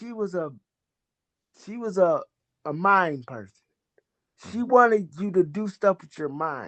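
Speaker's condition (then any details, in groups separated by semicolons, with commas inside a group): Cerebral palsy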